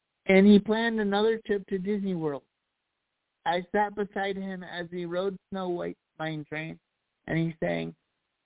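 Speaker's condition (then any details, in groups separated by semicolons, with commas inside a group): Cerebral palsy; past challenges speaking up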